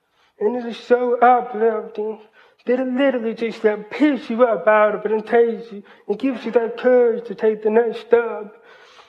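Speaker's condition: Hearing loss, cochlear implant; speech therapy

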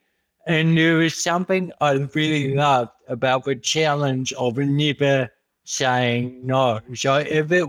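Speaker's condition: Cerebral palsy; congenital

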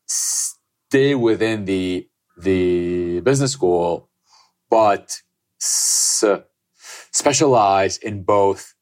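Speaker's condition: Stutter; stutter since early childhood, disfluency noticed by mother by age two, severe growing up; still stutters, past McGuire program speech therapy with breathing technique, mall exercise talking to hundred strangers; audible stutter, part-word repetitions, worse when anxious, stutters in six languages; repeated words, prolonged sounds, blocks

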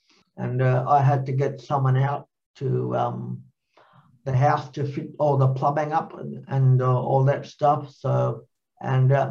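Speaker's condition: Cerebral palsy, mild

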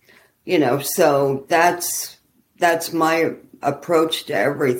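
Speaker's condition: ALS; expects progression

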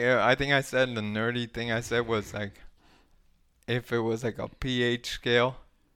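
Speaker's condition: ALS; ALS diagnosed at 35, followed by ALS team at Nova, PEG feeding tube, needs assisted toilet transfers

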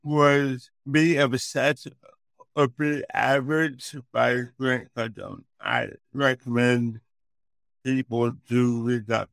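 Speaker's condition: Cerebral palsy; affects speech

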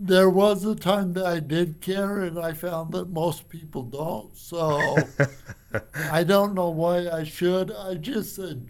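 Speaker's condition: Cerebral palsy; from birth

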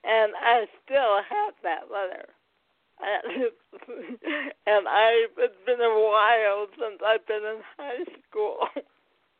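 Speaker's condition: Cerebral palsy, mild

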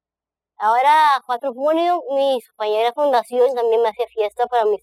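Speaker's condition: Down syndrome; nearly 30 years old

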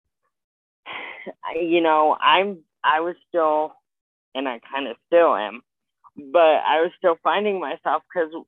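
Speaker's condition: Spastic quadriplegic cerebral palsy; age 27

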